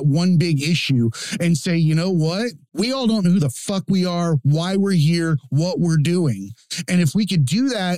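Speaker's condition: No condition

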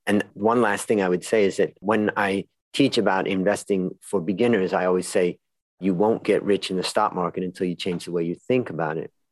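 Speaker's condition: No condition

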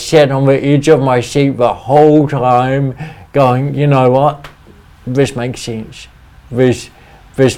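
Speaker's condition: Cerebral palsy; from birth, physical disability slowing body messages, walking affected, wheelchairs, walking frames offered at birth; speech impediment, talks funny

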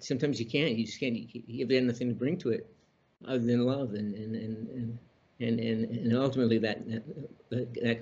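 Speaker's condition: Parkinson's disease; problems walking

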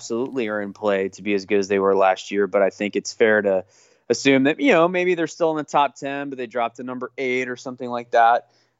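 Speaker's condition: No condition

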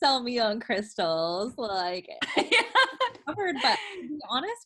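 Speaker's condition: No condition

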